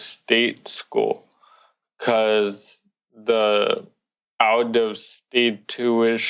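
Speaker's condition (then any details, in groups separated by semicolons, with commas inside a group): Cerebral palsy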